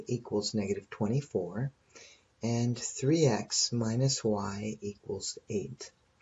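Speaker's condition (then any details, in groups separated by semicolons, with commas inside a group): No condition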